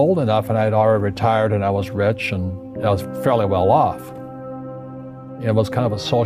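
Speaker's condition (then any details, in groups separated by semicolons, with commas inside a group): No condition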